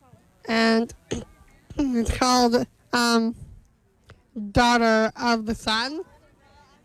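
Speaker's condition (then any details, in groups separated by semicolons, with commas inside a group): Down syndrome; intellectual disability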